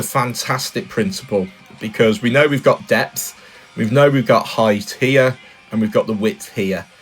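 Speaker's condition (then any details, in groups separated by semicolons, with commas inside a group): No condition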